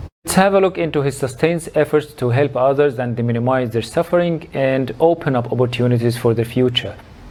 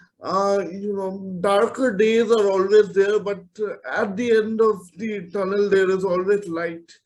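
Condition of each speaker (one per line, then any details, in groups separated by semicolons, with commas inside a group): No condition
Cerebral palsy; from birth, whole body movement affected; several major operations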